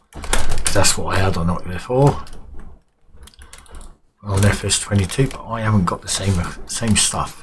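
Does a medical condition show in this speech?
No.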